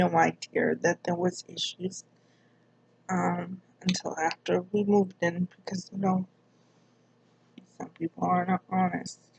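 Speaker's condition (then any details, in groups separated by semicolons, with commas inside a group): Cerebral palsy; speech affected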